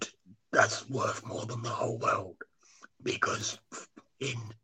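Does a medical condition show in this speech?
Yes: laryngectomy after cancer; voice box removed after cancer, cancer survivor; speaks and street preaches without voice box.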